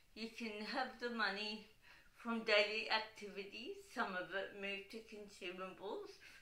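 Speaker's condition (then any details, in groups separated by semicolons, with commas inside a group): Cerebral palsy, dystonic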